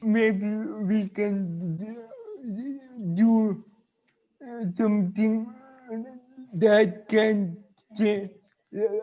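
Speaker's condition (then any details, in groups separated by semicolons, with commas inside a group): Cerebral palsy; cannot speak normally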